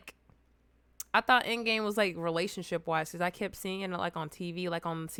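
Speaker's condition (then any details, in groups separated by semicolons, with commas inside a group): No condition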